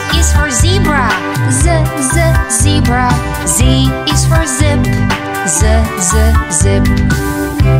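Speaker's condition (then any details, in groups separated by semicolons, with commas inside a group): No condition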